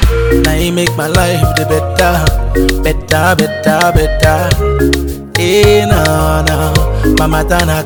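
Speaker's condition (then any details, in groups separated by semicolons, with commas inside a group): No condition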